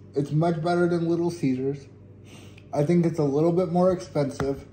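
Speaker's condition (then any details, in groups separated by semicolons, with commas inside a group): Cerebral palsy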